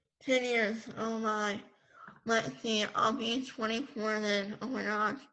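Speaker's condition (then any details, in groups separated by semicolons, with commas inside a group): Pompe disease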